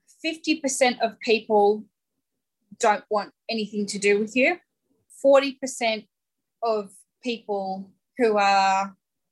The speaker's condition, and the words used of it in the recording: Aphasia. It's really hard and frustrating being unable to talk.